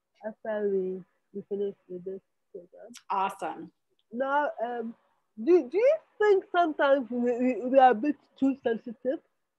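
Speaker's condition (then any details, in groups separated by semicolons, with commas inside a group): Spastic cerebral palsy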